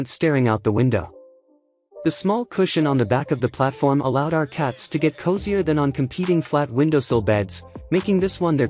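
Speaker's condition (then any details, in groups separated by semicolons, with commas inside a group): No condition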